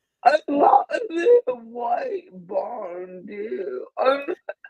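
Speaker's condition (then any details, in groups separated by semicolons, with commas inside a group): Cerebral palsy; speech affected, permanent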